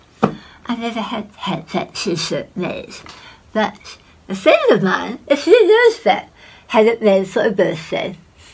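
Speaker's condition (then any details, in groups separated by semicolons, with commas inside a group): Head and neck cancer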